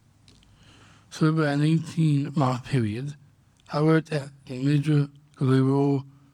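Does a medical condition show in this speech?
Yes: Down syndrome; congenital, diagnosed at birth.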